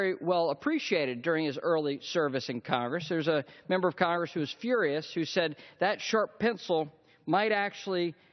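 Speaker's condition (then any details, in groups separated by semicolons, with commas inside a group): No condition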